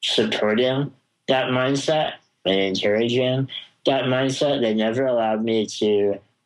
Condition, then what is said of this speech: Spinal muscular atrophy. It affects every muscle in my body from my legs to my arms to my jaw and my tongue, which obviously affects my ability to talk, which is why I may sound a little difficult to understand at times.